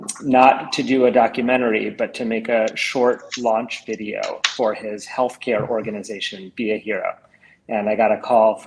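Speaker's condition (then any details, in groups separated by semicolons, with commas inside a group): No condition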